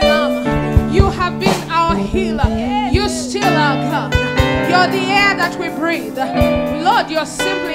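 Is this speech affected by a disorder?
No.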